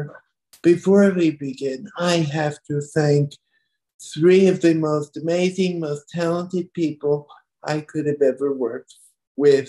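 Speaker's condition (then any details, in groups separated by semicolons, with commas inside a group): Cerebral palsy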